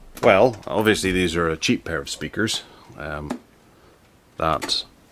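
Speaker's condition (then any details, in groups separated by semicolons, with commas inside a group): No condition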